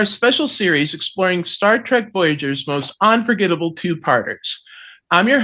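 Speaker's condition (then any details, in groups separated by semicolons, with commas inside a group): No condition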